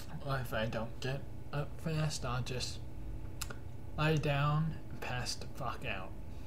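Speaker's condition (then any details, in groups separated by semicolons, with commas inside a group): Cerebral palsy; cannot stand beyond 10 minutes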